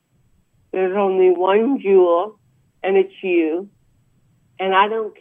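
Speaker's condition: Cerebral palsy; about 63 years old

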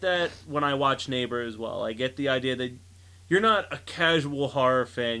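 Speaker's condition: No condition

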